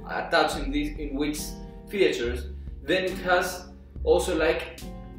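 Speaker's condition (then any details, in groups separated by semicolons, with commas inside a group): No condition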